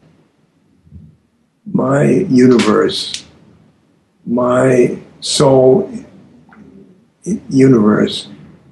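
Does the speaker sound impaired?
Yes: aphasia after stroke; stroke causing aphasia, previously a highly fluent golden-tongued orator; words come out slowly, long silences, slow to answer, hard to weave complex stories.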